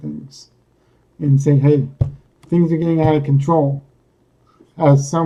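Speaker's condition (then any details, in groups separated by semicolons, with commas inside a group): Cerebral palsy; speaks coherently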